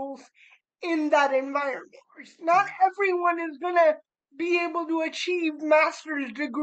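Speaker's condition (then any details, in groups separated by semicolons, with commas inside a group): Cerebral palsy; spastic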